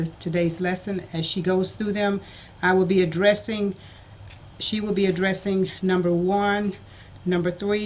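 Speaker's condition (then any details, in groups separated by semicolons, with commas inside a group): No condition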